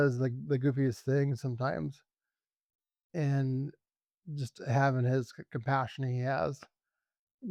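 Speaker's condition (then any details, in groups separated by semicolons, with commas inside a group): ALS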